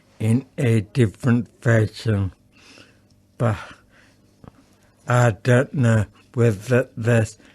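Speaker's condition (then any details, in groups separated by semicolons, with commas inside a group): Acquired brain injury; over 30 years since injury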